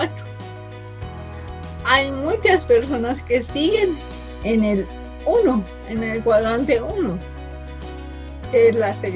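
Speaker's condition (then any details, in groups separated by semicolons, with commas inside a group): Cerebral palsy from birth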